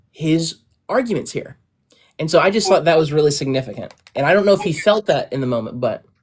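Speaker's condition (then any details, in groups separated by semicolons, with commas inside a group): No condition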